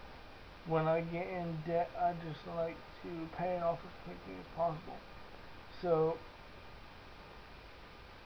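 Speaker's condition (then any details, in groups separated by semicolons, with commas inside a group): Cerebral palsy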